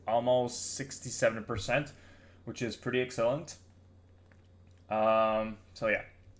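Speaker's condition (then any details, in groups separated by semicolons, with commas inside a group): No condition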